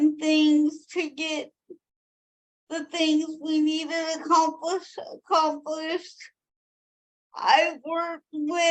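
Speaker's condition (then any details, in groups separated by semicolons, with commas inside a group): Cerebral palsy; from birth, 42 surgeries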